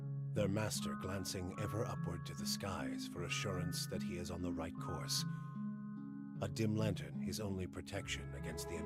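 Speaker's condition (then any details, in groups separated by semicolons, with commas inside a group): No condition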